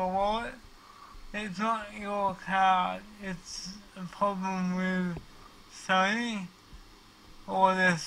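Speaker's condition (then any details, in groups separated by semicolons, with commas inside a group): Cerebral palsy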